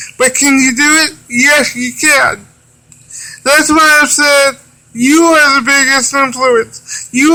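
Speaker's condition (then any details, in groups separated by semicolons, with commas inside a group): Cerebral palsy; wheelchair user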